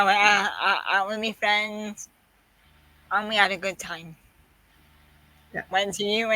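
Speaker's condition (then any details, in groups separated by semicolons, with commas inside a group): Quadriplegic cerebral palsy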